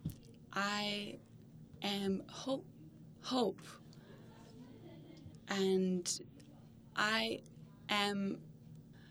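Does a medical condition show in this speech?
Yes: aphasia; aphasia caused by stroke, onset in twenties; about three years since stroke, classes at Aphasia Center of Tucson with Dr. Fabi Hirsch, shows aphasia wristband; struggles with speech, short fragmented phrases, word-finding difficulty.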